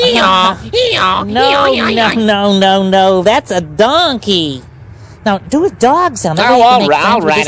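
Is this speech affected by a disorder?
No.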